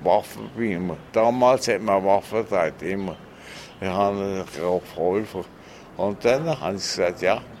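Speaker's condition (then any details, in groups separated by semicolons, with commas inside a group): Stroke; lost some learned local West African languages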